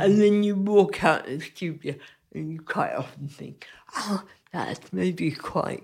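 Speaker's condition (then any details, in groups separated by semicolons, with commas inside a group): Cerebral palsy; frequent loss of balance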